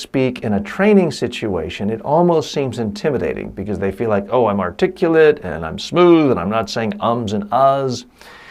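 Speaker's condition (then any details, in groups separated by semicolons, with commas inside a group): No condition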